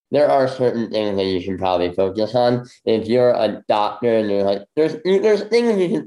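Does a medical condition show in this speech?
Yes: bilateral cleft lip; congenital bilateral.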